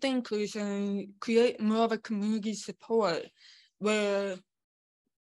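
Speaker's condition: Born deaf; congenital deafness

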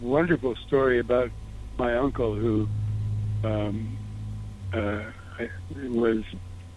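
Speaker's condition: Parkinson's disease; frozen face first noticed by a doctor

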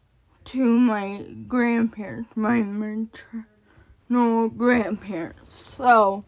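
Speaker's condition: Cerebral palsy; born addicted

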